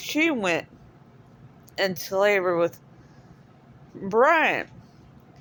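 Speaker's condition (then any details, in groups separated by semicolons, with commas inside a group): Cerebral palsy; speaks differently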